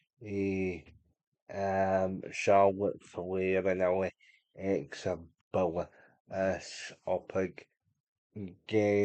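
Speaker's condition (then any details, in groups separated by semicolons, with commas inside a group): Cerebral palsy; unable to walk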